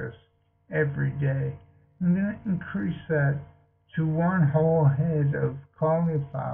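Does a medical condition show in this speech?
Yes: multiple sclerosis.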